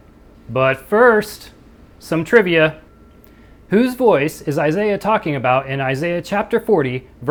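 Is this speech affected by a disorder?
No.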